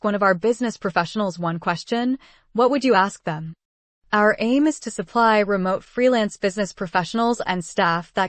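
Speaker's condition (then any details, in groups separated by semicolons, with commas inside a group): No condition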